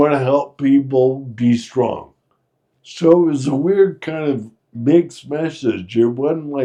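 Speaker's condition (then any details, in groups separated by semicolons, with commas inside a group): Friedreich's ataxia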